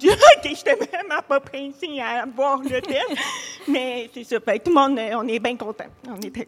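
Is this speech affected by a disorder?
Yes: hard of hearing; deafness, cochlear implant, implant removed at night and kept in dehumidifier box, no hearing without implant, most of family deaf.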